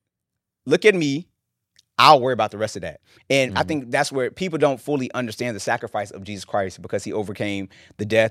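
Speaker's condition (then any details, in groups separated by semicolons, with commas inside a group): No condition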